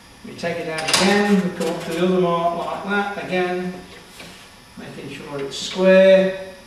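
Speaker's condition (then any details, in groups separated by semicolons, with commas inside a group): No condition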